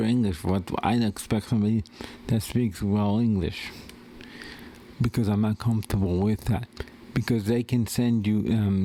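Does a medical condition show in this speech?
Yes: cerebral palsy; wheelchair user.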